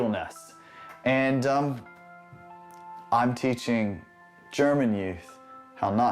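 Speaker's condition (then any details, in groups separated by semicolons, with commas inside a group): No condition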